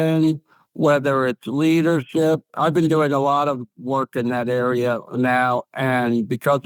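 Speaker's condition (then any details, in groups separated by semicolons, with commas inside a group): ALS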